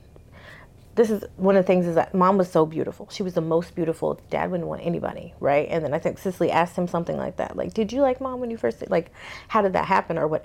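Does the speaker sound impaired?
No.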